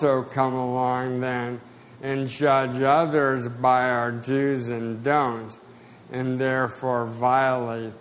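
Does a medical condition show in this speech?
Yes: spasticity, mild.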